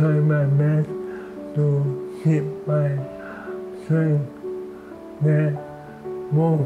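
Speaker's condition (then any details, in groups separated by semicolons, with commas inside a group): ALS; progressive motor neuron disease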